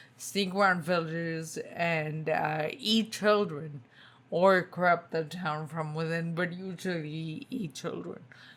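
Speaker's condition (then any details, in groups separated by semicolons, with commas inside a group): Spinocerebellar ataxia type 2, SCA2; tongue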